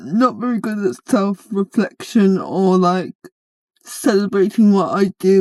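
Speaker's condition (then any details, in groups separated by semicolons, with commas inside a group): Cerebral palsy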